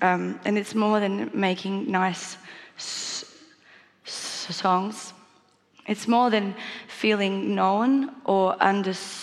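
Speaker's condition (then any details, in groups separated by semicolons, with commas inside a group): Stutter; stutter since childhood, much therapy incl. smooth speech technique, singing as treatment when younger; age 28, still stutters, dread of public speaking, fluent only when singing; hesitates before names, proper nouns worst, avoids st combination, last-minute word substitution; prolonged sounds, blocks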